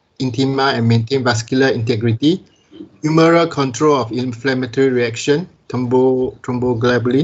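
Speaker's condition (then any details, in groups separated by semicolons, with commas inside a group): No condition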